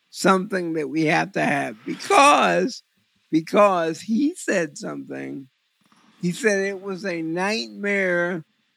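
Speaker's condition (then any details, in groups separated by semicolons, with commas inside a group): Cerebral palsy; eyes weird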